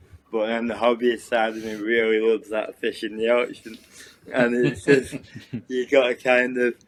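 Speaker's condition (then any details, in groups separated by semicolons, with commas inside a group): Cerebral palsy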